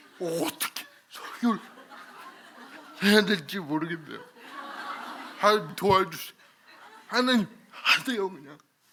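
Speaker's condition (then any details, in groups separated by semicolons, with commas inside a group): Cerebral palsy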